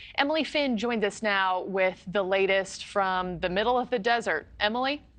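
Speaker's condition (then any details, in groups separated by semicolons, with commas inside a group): No condition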